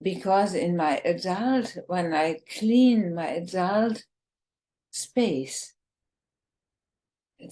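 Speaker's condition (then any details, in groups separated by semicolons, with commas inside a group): ALS, bulbar form, bulbar onset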